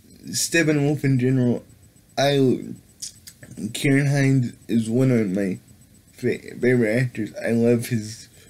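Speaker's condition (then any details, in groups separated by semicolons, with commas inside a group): Cerebral palsy; able to speak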